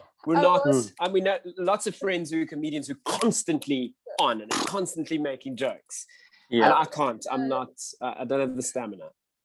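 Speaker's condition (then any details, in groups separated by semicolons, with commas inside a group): No condition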